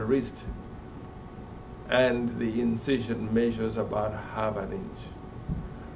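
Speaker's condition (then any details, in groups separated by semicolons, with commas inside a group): No condition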